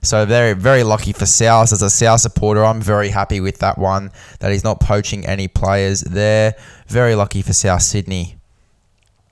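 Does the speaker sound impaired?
No.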